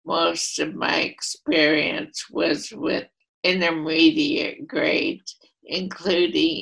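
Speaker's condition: ALS, primary lateral sclerosis; voice affected

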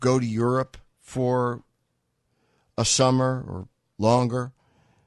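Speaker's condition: No condition

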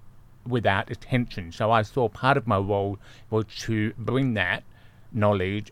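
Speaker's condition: Deafness; congenital deafness, born deaf

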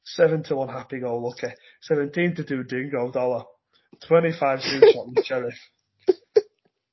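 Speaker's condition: No condition

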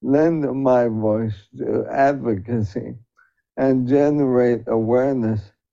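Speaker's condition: ALS; limb onset, left hand weakness and muscle loss, spread to right hand, diagnosed 1.5 years later; living with ALS 7 years, walking difficulty by diagnosis, many physical abilities lost

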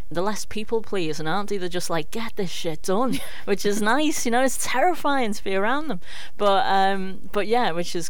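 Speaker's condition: No condition

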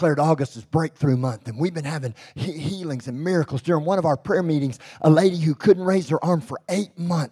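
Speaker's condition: Cleft lip and palate; congenital

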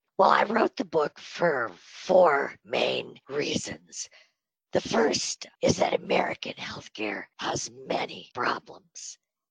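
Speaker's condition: Spasmodic dysphonia; treated with Botox; breathy voice from Botox treatment, sounds like Marilyn Monroe

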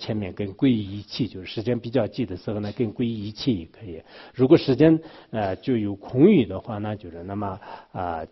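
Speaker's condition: No condition

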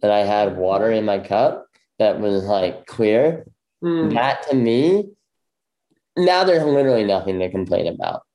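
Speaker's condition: Bilateral cleft lip; congenital bilateral

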